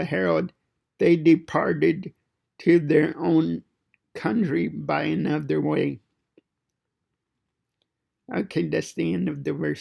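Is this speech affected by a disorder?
Yes: cerebral palsy; fine motor impairment.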